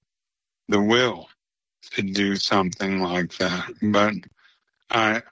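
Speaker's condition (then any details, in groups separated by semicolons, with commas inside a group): ALS; slower progression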